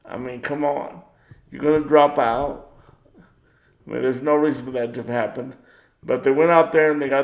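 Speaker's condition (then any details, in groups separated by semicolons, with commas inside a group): Cerebral palsy; power wheelchair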